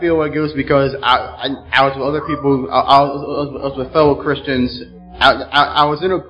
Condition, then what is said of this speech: Stuttering. We were talking, and she said, "You know, we were talking for like 20 minutes, and you stuttered maybe like twice."